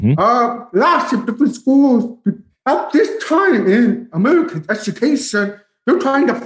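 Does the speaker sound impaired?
Yes: profound deafness, bilateral, from spinal meningitis; slight residual hearing when loud.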